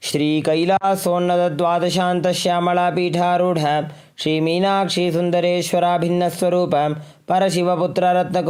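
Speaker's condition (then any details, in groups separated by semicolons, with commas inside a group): No condition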